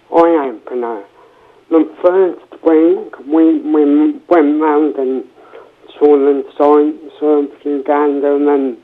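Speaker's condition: Cerebral palsy, mild; slight, after accident at age 2 with month-long coma, affects coordination, physio for walking; affects speech, speech therapy at Victoria School in Poole

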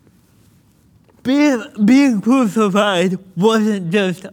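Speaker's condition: Cerebral palsy; childhood physical

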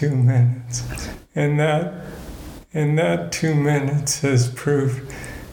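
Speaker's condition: Parkinson's disease; still cycling

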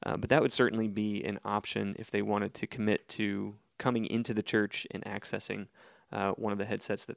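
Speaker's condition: No condition

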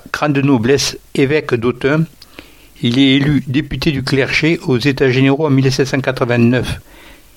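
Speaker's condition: No condition

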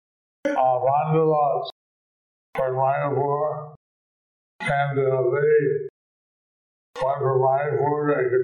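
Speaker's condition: Stroke with facial paralysis; half the face paralyzed; speech hard for some listeners to understand, another person repeats speech for listeners

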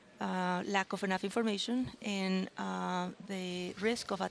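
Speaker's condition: No condition

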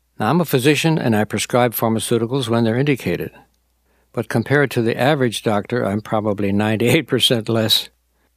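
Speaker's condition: No condition

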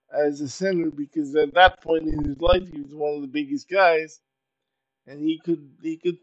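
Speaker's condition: Cerebral palsy; uses power wheelchair

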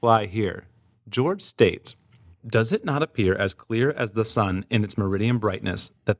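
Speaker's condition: No condition

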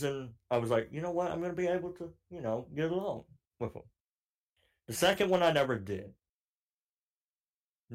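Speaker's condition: Cleft palate; cleft palate since childhood

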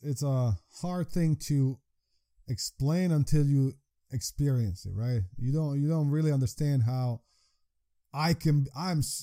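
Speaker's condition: No condition

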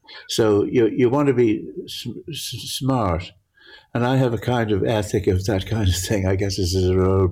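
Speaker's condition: Parkinson's; altered visual perception

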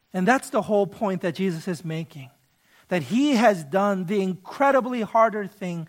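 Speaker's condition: No condition

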